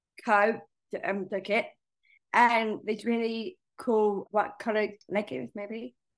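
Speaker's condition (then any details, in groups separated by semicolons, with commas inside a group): Down syndrome; from birth, major heart surgery at 5 months old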